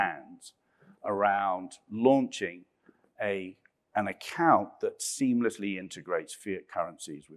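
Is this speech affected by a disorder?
No.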